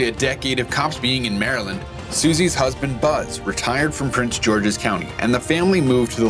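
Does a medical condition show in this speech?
No.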